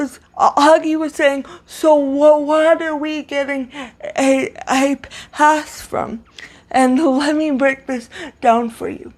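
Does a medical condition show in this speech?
Yes: cerebral palsy, severe.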